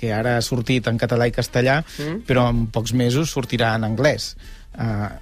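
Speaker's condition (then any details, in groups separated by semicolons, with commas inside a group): No condition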